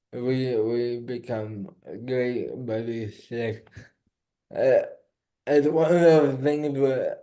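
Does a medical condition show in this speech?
Yes: cerebral palsy.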